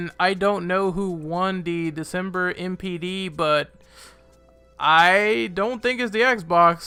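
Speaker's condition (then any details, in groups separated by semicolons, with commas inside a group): No condition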